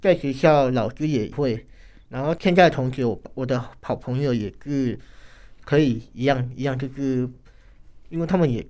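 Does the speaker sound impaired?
Yes: hearing loss; moderate bilateral hearing loss, acquired in kindergarten when a bigger child bumped ear, normal before; in-the-ear hearing aids both ears, no cochlear implant, misses fast teacher speech, removes aids in noise.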